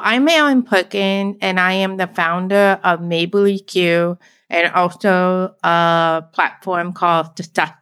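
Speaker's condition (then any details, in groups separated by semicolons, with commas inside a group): Deafblind, born deaf; can speak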